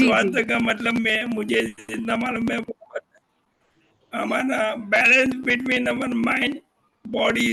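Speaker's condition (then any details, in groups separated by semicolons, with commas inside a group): Motor neurone disease; voice strong and loud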